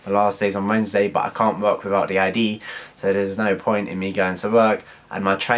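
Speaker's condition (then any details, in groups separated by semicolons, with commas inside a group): No condition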